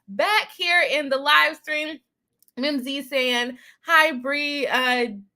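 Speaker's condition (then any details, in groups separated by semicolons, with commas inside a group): No condition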